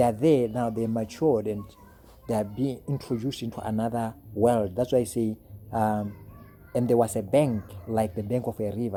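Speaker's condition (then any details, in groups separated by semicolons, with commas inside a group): No condition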